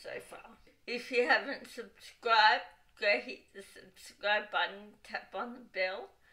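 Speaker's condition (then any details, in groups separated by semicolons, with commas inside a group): Cerebral palsy; wheelchair user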